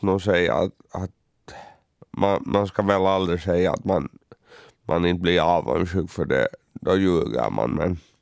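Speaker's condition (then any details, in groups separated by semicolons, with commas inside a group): Cerebral palsy; congenital, born two months premature at 1.69 kg, underdeveloped lungs, electric wheelchair user, cannot run, childhood habilitation courses at Folkhälsan; uses wheelchair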